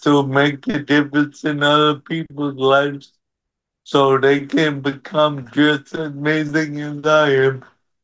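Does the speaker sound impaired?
Yes: cerebral palsy; present from birth, could walk a little as a child, wheelchair over the years.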